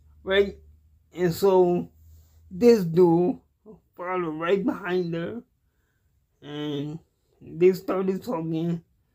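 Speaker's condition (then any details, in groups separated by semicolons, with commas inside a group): Cerebral palsy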